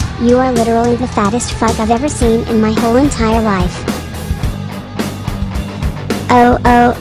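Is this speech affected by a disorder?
No.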